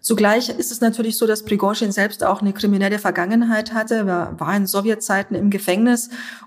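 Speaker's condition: No condition

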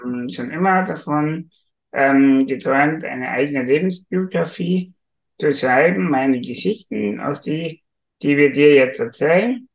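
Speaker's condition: Spinal muscular atrophy, severe; about 50 years old, ventilated at night in bed and partly by day, moves only mouth and two fingers two millimetres, controls technology by fingers

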